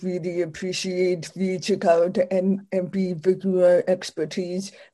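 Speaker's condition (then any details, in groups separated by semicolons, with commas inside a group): Deafness; uses sign language, sign language interpreter or captioning for communication access; speaks for self, also uses sign language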